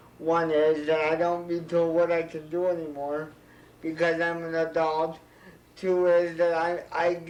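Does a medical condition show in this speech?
Yes: cerebral palsy; speech therapy two years before kindergarten.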